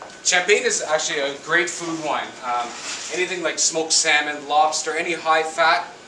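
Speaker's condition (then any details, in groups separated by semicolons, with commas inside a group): No condition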